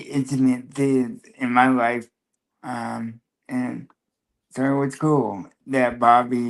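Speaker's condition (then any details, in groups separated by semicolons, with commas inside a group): Cerebral palsy, spastic quadriplegia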